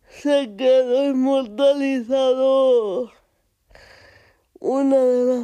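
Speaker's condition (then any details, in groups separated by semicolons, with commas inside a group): Cerebral palsy; Fundación Aspace Zaragoza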